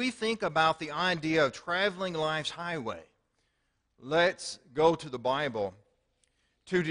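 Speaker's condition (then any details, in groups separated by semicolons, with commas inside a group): No condition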